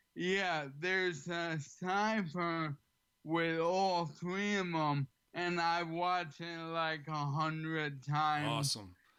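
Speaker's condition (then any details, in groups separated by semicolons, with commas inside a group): ALS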